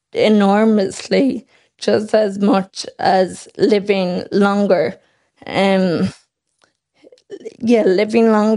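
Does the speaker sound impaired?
Yes: Friedreich's ataxia; diagnosed age 12 by professor King, Temple Street, progressive, aggressive scoliosis, three spinal surgeries; age 28, fully wheelchair reliant, powered wheelchair, mild cardiomyopathy, burning foot nerve pain, severe fatigue; speech expected to disappear within years, synthetic voice, thickened liquids, possible ventilator expected.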